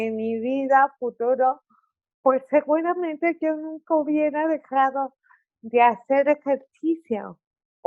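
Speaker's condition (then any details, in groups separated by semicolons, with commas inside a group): Cerebral palsy; articulation affected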